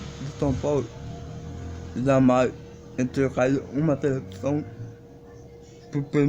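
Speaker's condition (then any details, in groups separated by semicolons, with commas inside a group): Cerebral palsy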